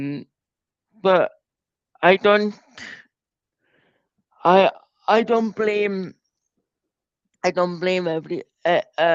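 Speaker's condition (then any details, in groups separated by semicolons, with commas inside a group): Cerebral palsy; no physio or speech therapy as adult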